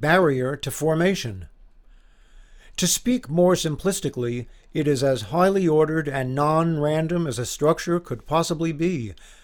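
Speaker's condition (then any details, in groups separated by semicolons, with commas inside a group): No condition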